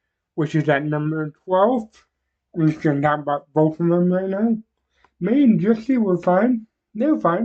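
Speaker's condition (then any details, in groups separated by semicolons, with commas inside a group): Cerebral palsy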